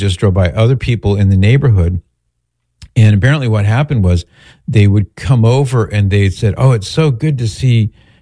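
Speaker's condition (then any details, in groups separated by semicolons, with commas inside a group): No condition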